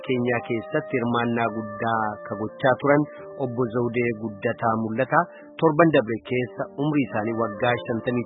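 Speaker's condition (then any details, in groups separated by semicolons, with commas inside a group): No condition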